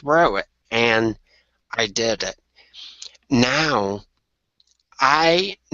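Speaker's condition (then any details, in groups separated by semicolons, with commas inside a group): Traumatic brain injury; no maintenance medication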